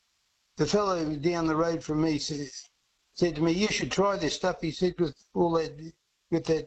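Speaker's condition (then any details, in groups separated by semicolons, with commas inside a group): Parkinson's; linked to past backyard paraquat spraying over 25 years ago; brief word slip before saying paraquat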